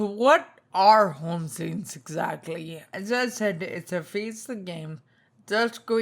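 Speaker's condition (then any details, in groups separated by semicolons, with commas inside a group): Spinocerebellar ataxia type 2, SCA2; tongue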